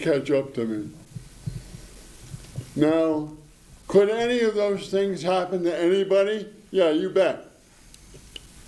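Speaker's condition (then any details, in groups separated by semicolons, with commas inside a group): Parkinson's disease; attributed to Agent Orange exposure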